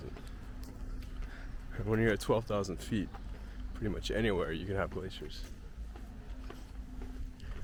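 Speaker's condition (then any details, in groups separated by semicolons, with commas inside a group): No condition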